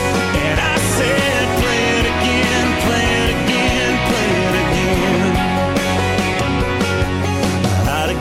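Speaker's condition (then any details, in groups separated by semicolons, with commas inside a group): No condition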